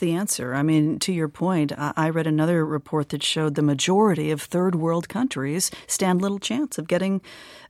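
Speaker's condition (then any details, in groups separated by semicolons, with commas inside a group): No condition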